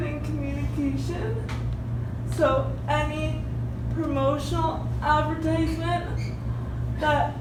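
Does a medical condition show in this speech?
Yes: cerebral palsy.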